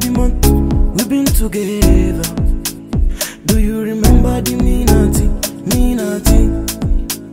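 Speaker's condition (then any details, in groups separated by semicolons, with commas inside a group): No condition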